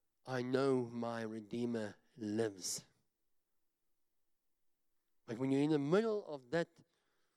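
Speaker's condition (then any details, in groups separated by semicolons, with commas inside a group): Cleft palate; congenital, tongue grown into palate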